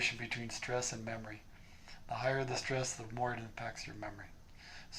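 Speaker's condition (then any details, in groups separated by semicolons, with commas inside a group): No condition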